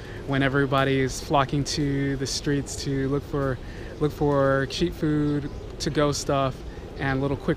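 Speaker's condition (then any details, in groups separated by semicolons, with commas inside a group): No condition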